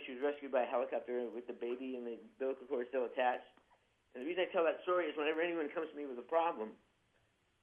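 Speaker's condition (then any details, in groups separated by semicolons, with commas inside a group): Parkinson's disease, young-onset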